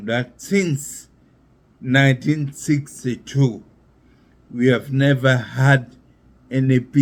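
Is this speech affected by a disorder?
Yes: neurological disease.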